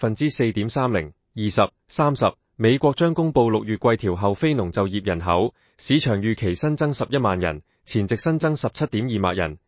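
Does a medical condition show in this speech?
No.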